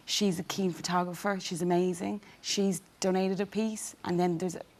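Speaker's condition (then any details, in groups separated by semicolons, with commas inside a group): No condition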